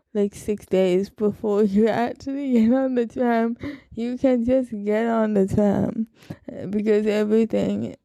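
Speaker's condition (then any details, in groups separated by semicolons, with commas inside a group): Cerebral palsy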